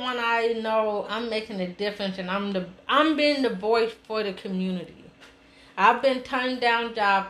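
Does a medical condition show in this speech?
Yes: hearing loss; hears and speaks well, understands sign language, signs less fluently.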